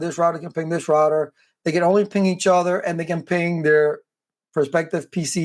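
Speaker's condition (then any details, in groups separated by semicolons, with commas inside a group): No condition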